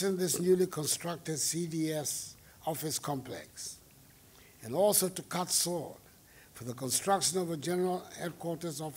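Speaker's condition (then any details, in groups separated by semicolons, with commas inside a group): No condition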